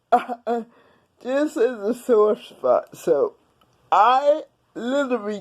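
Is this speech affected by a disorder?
Yes: cerebral palsy; several unnoticed strokes.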